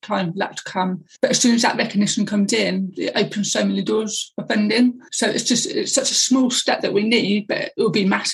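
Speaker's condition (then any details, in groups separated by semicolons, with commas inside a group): Deafness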